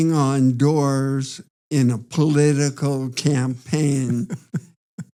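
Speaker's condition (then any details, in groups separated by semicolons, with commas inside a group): Parkinson's disease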